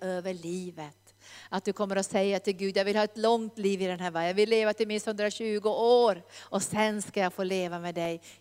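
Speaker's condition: No condition

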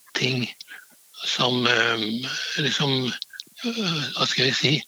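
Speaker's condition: Parkinson's disease; physical capacity maintained

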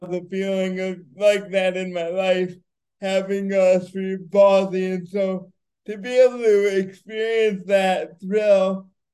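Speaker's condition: Cerebral palsy; races with my team triumph

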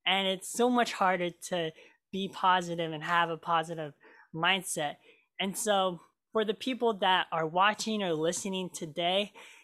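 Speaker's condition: Cleft lip and palate; lip scar remains

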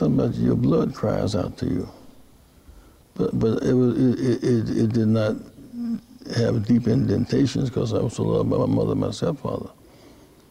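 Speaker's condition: Parkinson's disease; exaggerated movements

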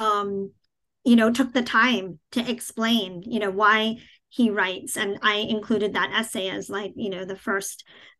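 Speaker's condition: Cleft palate, cleft palate without cleft lip

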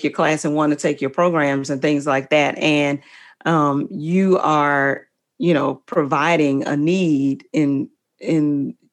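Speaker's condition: No condition

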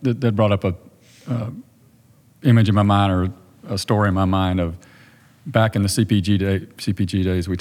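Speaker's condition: No condition

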